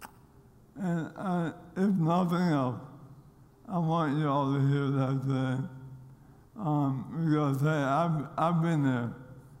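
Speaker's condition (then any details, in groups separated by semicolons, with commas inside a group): ALS; losing ability to speak clearly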